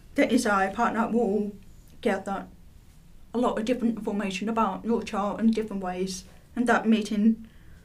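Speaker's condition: Profound deafness

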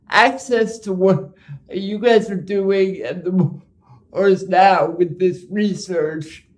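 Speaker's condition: Cerebral palsy; ride-sharing like Uber an obstacle

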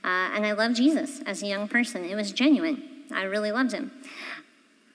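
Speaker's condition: Cleft palate; congenital

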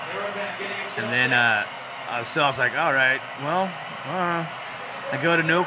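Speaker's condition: No condition

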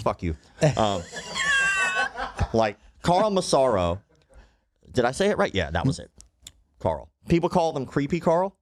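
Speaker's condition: Cleft lip and palate

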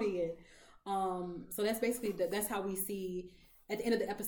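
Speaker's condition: No condition

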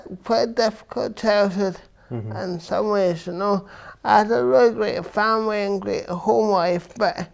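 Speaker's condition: Cerebral palsy; from birth; affects verbal speech

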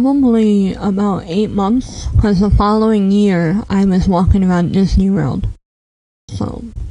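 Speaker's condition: Cleft palate; congenital

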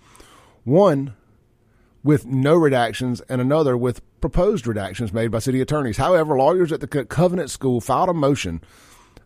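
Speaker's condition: No condition

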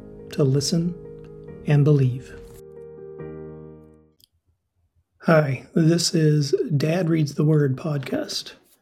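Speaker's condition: No condition

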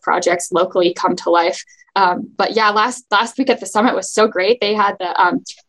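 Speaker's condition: No condition

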